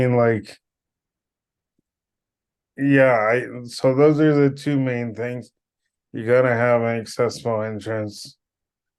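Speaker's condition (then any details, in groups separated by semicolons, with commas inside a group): Cerebral palsy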